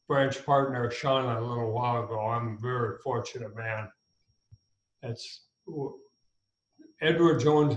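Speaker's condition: ALS; ALS with throat onset

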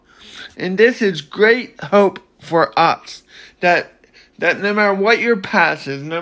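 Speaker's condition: Cerebral palsy

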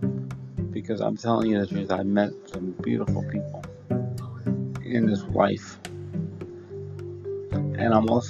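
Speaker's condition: Cerebral palsy

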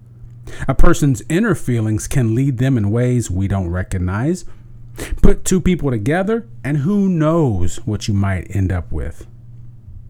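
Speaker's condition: No condition

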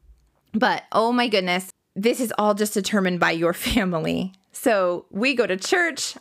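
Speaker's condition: No condition

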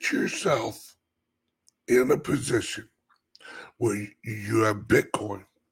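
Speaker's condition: Chronic voice problem; stiff voice box

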